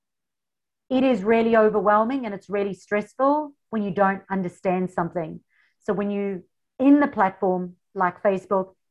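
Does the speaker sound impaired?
No.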